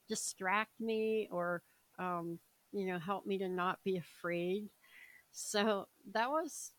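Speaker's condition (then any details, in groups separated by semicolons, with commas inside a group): Cleft palate, severe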